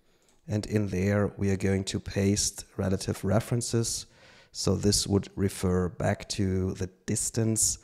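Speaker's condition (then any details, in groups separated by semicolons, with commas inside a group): No condition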